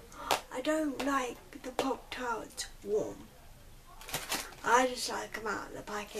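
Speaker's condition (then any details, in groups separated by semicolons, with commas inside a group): Cerebral palsy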